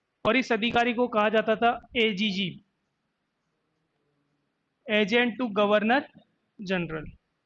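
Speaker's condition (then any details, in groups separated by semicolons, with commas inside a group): No condition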